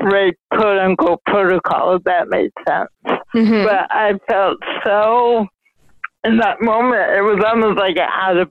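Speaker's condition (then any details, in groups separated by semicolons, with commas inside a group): Mild cerebral palsy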